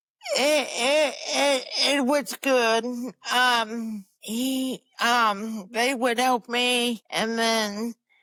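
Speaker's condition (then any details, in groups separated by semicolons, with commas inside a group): Cerebral palsy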